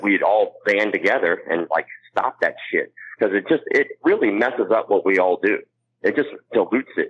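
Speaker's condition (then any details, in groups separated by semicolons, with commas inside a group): Cleft palate; congenital cleft palate, mouth, ear, nose and throat structure differ from most people, cannot blow up balloon; ear pressure not relieved, cannot clear ear, ear hurts in wrestling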